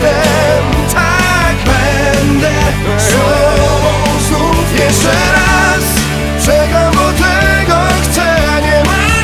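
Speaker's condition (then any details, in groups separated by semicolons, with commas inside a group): No condition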